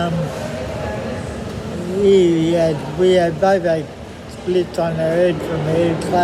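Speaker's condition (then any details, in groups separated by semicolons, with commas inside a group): MND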